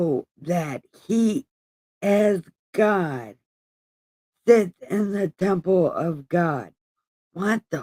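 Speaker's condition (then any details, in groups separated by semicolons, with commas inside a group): Brain injury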